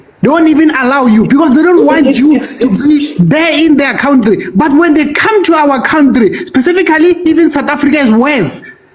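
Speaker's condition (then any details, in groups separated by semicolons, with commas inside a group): No condition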